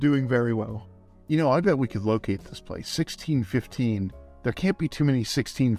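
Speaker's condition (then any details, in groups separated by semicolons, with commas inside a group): No condition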